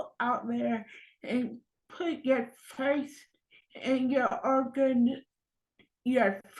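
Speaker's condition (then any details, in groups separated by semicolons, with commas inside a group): Cerebral palsy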